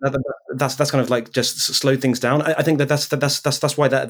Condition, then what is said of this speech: Stuttering. This is exactly what I was saying before about sometimes difficult to record podcasts when you've got a speech impediment, which I find